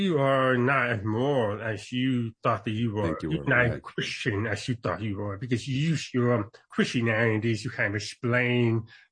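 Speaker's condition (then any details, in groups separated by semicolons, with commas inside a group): Born deaf; congenital deafness, mainstreamed into hearing schools as child; deaf accent, tries to speak as clearly as possible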